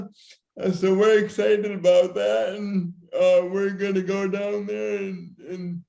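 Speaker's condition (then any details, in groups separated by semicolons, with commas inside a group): Cerebral palsy; severe cerebral palsy, affects walking, lifelong physical therapy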